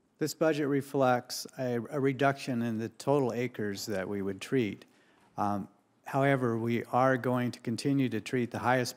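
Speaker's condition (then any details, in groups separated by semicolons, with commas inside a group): No condition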